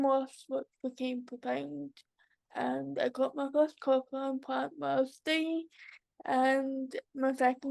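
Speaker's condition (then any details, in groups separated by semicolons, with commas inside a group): Cerebral palsy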